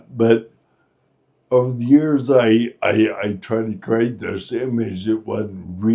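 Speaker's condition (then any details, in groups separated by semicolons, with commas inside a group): Friedreich's ataxia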